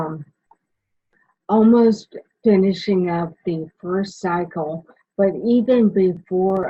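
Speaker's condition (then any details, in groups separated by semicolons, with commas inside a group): Primary lateral sclerosis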